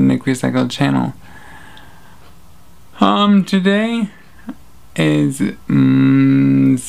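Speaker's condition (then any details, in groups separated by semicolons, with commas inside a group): Traumatic brain injury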